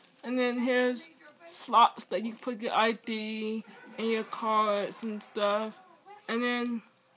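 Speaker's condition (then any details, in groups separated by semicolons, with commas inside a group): Speech impairment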